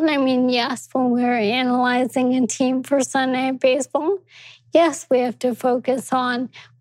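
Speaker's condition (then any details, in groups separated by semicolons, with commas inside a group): ALS; progressive degenerative muscle disease, leg symptom onset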